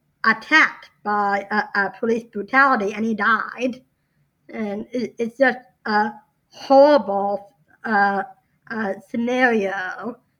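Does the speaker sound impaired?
Yes: Down syndrome; congenital, since birth.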